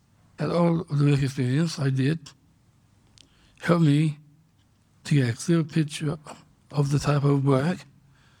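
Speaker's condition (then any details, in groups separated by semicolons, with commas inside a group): Down syndrome; congenital, diagnosed at birth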